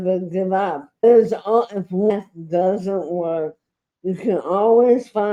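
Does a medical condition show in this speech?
Yes: traumatic brain injury; left arm spastic.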